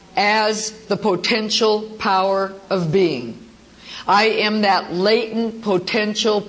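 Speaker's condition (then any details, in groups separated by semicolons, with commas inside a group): No condition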